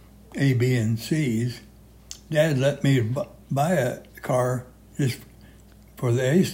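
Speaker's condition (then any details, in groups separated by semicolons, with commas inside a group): Parkinson's; severe, says unable to move anything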